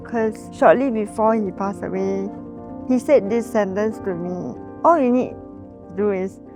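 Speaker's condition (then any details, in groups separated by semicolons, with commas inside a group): Cerebral palsy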